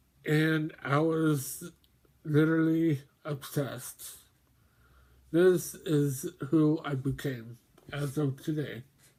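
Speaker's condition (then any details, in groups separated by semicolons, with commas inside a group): Mobius syndrome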